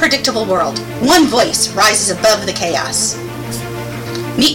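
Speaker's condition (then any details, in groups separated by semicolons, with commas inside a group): No condition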